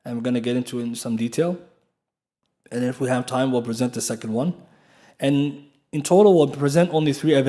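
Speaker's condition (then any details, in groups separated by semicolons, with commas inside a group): No condition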